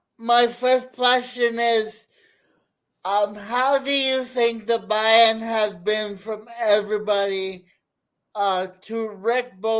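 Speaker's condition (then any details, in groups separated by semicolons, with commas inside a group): Cerebral palsy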